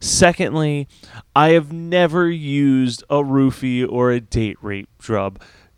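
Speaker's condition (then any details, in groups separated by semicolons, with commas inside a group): No condition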